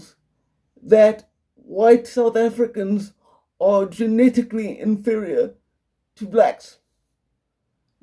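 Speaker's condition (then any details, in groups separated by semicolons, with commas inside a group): Quadriplegic cerebral palsy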